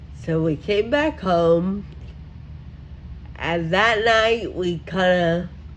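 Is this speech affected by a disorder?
Yes: Friedreich ataxia.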